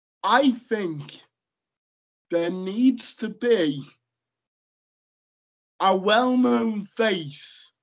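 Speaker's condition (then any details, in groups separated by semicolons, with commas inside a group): Cerebral palsy; lifelong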